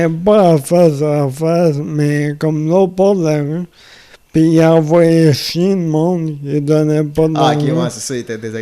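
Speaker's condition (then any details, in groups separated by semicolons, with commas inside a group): Amyotrophic lateral sclerosis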